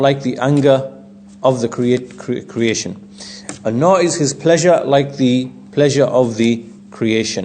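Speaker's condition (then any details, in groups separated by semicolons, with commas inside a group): No condition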